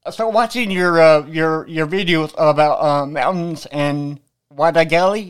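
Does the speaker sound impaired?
Yes: cerebral palsy.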